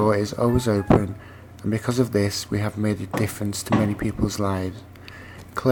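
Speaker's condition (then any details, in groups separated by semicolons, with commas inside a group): No condition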